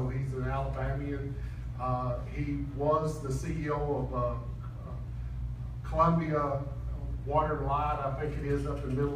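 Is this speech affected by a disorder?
No.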